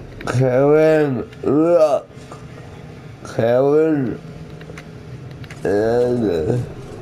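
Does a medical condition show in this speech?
Yes: cerebral palsy; atypical speech.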